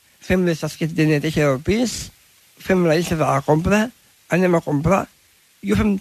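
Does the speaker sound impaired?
Yes: Down syndrome; intellectual disability, learns at own pace, needs extra time to understand and process explanations; expresses himself in own way and own words, dislikes being corrected, very talkative.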